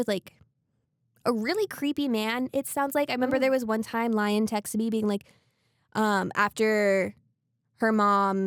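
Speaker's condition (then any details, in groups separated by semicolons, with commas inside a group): No condition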